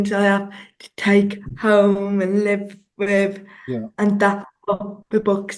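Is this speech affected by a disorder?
Yes: cerebral palsy; some speech delay.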